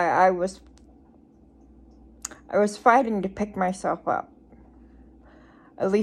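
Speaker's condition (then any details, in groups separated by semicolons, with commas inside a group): Cerebral palsy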